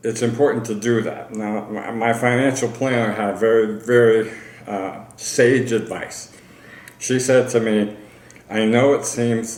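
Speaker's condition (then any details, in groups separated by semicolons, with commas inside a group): ALS; slowly progressive, bulbar involvement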